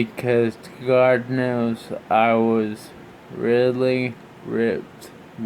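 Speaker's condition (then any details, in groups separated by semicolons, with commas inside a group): Brain injury (brain shearing); brain shearing, vehicle accident, tracheostomy, weak right face and throat; outpatient rehab, trach hole healing, possible TENS for face, throat; voice sounds poor, hard to sing or accentuate, weak throat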